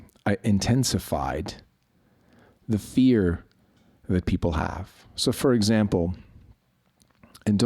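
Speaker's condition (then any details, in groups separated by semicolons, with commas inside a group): No condition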